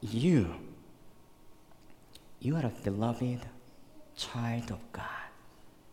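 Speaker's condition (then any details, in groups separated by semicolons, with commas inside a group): Cleft lip and palate, severe; one in junior high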